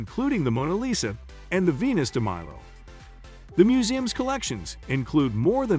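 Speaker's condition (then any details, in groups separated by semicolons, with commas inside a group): No condition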